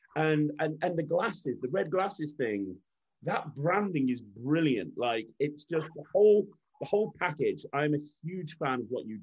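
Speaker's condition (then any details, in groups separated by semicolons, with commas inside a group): No condition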